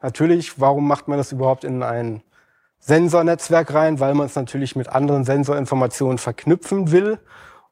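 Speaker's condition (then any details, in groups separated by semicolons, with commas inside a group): No condition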